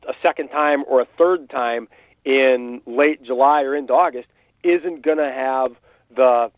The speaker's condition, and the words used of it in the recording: No condition.